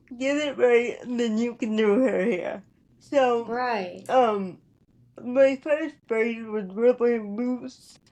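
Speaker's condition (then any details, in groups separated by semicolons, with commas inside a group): Cerebral palsy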